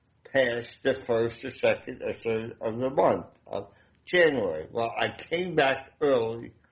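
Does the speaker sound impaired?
Yes: damaged voice box; at least 25 years ago.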